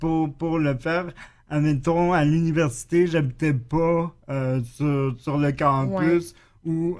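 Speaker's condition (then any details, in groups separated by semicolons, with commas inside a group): Cerebral palsy; acquired after chickenpox with intense fever at three weeks old, wheelchair user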